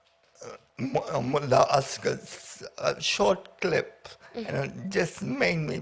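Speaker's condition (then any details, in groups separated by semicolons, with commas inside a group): Paraplegia with essential tremor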